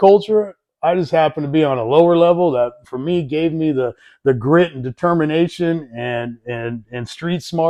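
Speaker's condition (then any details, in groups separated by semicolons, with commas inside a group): No condition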